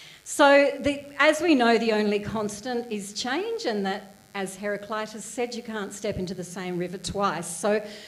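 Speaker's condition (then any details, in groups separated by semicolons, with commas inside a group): No condition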